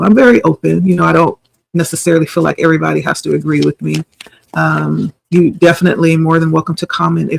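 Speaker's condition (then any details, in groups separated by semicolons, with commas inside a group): No condition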